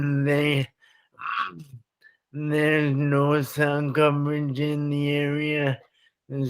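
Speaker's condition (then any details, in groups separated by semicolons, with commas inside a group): Traumatic brain injury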